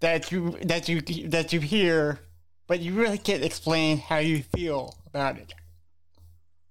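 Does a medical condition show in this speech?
Yes: cerebral palsy; congenital, limited mobility.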